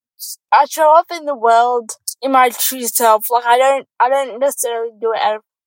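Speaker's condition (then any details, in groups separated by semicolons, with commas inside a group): Cerebral palsy; congenital cerebral palsy, born in New Zealand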